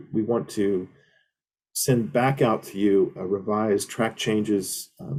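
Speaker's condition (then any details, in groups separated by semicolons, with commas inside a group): No condition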